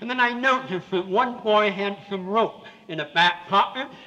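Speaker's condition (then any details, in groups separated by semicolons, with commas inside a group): Severe cleft palate with lisp; congenital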